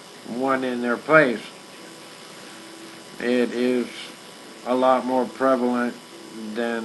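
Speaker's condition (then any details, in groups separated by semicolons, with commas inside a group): ALS; acupuncture, interactive metronome, about 2.5 years before diagnosis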